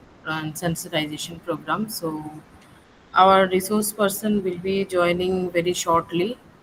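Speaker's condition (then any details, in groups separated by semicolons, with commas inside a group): No condition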